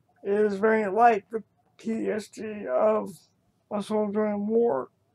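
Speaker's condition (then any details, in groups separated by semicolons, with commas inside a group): Cerebral palsy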